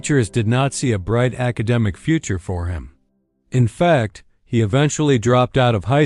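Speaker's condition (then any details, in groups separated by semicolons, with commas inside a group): No condition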